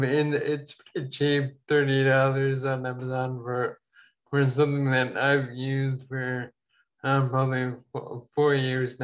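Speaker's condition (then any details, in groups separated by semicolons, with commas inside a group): Ataxia; falls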